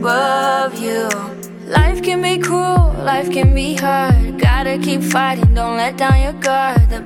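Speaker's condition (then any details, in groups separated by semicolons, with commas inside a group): No condition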